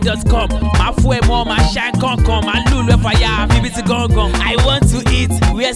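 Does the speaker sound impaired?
No.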